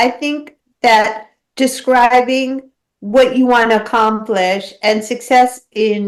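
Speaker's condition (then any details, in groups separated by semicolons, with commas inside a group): No condition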